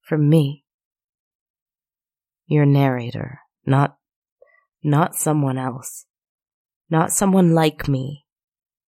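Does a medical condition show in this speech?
No.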